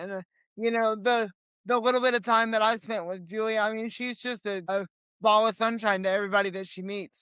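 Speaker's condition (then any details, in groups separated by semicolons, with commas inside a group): Cerebral palsy; lifelong wheelchair user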